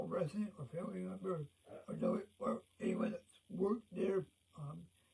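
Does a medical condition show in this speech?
Yes: cerebral palsy; present since birth.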